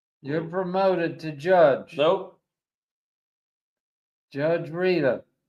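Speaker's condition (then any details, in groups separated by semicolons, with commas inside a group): ALS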